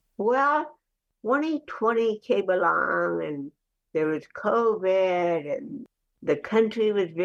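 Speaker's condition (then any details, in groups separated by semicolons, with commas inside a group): Cerebral palsy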